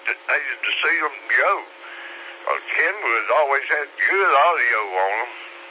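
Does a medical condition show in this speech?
Yes: slurred speech; stroke 3 years ago.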